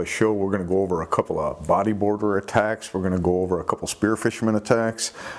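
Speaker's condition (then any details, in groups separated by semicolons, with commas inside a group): No condition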